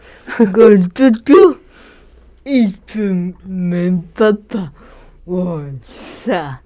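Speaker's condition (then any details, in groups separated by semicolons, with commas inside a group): Cerebral palsy; severe disability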